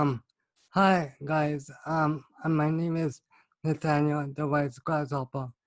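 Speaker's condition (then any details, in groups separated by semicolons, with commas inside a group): Cerebral palsy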